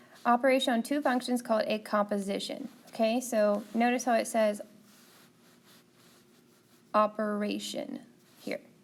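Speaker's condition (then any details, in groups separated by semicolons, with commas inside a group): No condition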